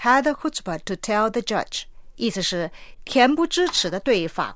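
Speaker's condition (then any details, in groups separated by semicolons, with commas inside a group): No condition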